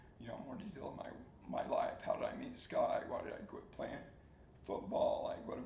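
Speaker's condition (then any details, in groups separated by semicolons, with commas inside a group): ALS; slow-progressing form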